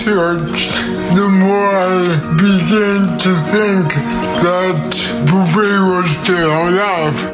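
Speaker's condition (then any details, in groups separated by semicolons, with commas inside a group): Cerebral palsy; can walk but uses a wheelchair most of the time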